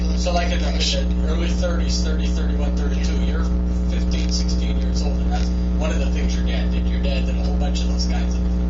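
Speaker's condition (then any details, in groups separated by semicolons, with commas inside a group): No condition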